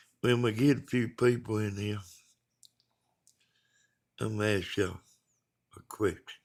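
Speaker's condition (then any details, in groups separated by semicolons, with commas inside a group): Brain bleed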